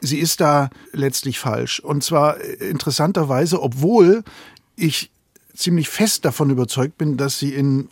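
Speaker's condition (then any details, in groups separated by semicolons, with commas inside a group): No condition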